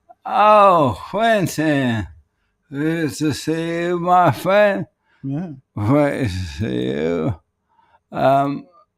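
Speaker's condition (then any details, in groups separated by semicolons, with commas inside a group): ALS; speech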